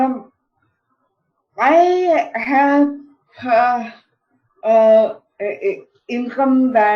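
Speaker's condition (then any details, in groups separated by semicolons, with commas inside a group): Cerebral palsy; mild speech problem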